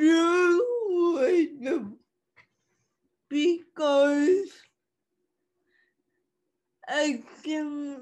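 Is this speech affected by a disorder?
Yes: cerebral palsy; people less willing to listen to own talking voice.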